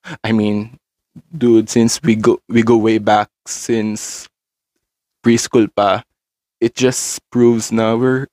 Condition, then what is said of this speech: Stuttering. Like, I feel like I had this certain voice with my acquaintances. I have this certain voice with my friends.